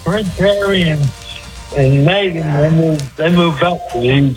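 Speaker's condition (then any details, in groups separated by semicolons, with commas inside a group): Speech impediment; deaf in left ear, past cataract; calling on speakerphone from echoing laundry room, delayed show audio behind; hard to understand, worse over speakerphone in echo room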